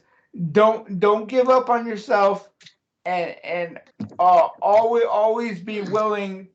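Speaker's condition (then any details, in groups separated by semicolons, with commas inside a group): Cerebral palsy; since childhood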